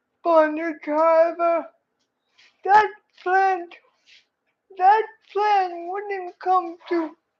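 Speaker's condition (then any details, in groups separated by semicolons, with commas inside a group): Cerebral palsy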